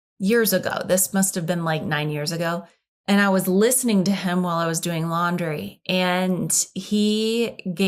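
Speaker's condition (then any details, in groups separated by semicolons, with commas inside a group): No condition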